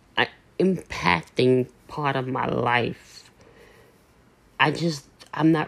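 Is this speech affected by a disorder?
Yes: cleft lip and palate; congenital cleft lip and palate, surgically repaired; voice a little raspy early in the morning; cleft lip and palate partly affects how speech sounds.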